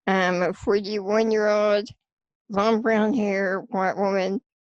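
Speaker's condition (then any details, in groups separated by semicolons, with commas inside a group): Spinal muscular atrophy; type 2, since childhood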